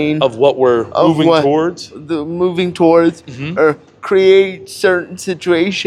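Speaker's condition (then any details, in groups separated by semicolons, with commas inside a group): Cerebral palsy; cannot walk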